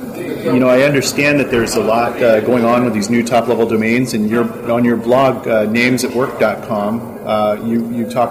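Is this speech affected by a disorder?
No.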